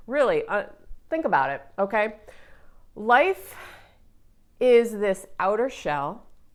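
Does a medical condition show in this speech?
No.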